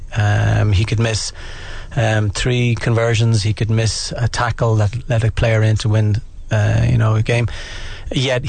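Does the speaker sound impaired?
No.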